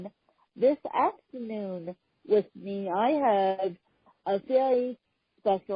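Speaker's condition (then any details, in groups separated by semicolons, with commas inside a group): Hemiplegic cerebral palsy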